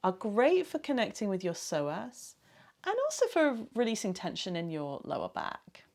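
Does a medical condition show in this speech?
No.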